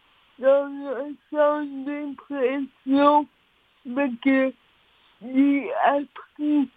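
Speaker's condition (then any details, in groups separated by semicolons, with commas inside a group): Cerebral palsy; since birth, all four limbs affected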